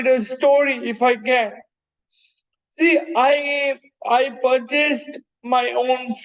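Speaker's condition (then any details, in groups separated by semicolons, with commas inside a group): Cerebral palsy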